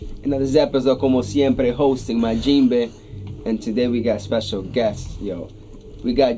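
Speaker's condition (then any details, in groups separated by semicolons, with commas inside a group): No condition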